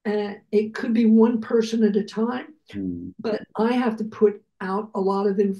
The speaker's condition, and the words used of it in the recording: Aphasia. You can still see that I have some aphasia, even though I tried to speak properly.